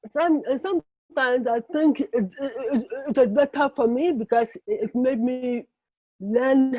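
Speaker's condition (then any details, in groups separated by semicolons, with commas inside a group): Cerebral palsy; affects movement and writing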